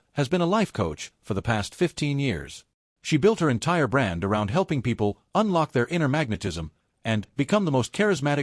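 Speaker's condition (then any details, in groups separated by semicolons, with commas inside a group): No condition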